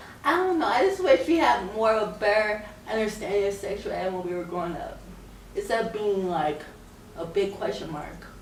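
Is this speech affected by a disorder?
Yes: cerebral palsy.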